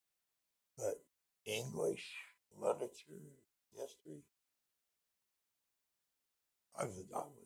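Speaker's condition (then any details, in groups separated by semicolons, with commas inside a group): Speech impediment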